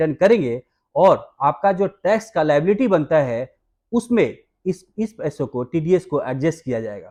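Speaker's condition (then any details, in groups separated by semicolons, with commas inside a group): No condition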